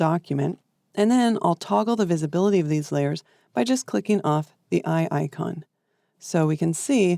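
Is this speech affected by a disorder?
No.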